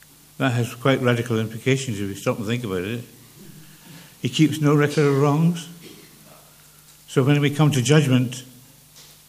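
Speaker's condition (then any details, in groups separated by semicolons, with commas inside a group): Parkinson's; less clear than before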